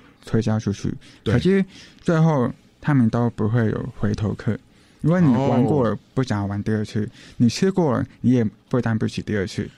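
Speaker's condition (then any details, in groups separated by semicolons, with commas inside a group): Hearing impairment; wears hearing aids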